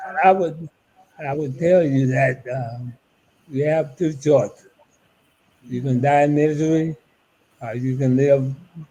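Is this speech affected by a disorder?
Yes: ALS; about eight years since diagnosis.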